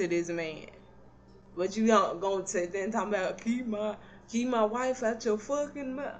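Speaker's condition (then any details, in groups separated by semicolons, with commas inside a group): Cerebral palsy; not paralyzed, can stand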